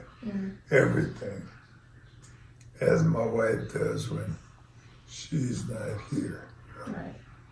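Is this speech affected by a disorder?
Yes: ALS; onset left foot drop, then left leg weakness.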